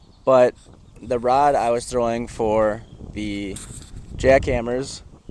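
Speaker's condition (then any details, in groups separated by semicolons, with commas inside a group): No condition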